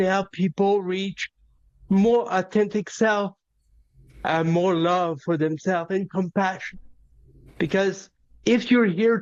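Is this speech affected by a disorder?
Yes: cerebral palsy; present from birth.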